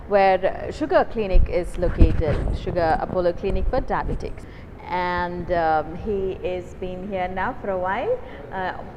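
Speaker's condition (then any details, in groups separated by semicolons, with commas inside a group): No condition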